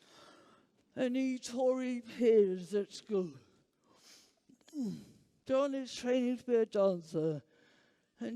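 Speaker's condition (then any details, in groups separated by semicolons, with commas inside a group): Huntington's disease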